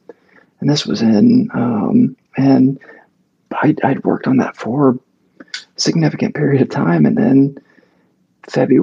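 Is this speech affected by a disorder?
Yes: mixed spasmodic dysphonia; mixed abductor and adductor type, adult onset, cause unknown, multiple sclerosis ruled out by MRI; several years since onset, speech therapy with Shirley Gerson, Linklater technique, limited benefit, still blocks; strained, cracking, stuck in back of throat, whispery breaks, once lost voice completely.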